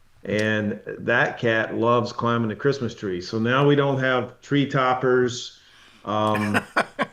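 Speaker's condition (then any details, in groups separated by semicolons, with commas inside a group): No condition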